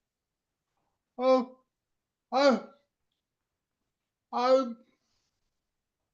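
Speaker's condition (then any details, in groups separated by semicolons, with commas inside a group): Cerebral palsy; limited use of the hands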